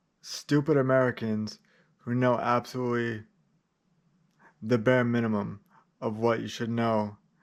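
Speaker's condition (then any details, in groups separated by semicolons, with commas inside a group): Cerebral palsy, spastic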